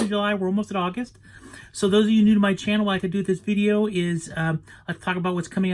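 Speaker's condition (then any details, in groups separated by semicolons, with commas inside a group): No condition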